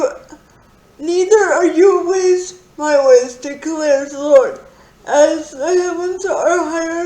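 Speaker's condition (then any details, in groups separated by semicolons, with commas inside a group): Quadriplegic cerebral palsy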